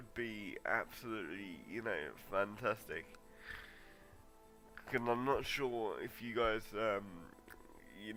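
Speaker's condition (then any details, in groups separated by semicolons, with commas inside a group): Cerebral palsy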